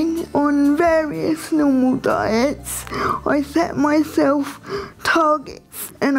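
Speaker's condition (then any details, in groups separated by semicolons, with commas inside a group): Cerebral palsy; present from birth, muscle spasms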